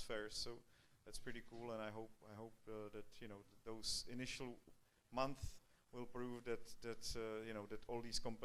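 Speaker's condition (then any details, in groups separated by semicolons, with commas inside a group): No condition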